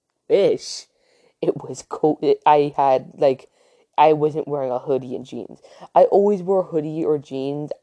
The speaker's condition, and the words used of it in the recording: Stuttering. It's just an anxiety thing where I just, when I go for too long, my brain just, it's like it has like a, like a spaz.